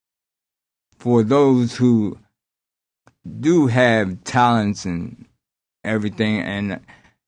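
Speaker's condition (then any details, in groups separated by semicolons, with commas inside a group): Aphasia after strokes; attended speech services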